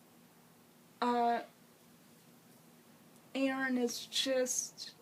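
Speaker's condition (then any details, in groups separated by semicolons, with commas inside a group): Cerebral palsy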